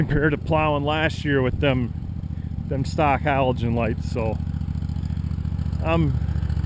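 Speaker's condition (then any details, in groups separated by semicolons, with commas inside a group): No condition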